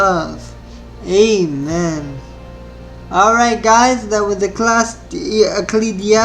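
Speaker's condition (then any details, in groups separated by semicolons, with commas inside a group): Spastic cerebral palsy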